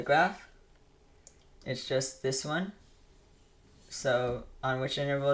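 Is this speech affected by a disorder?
No.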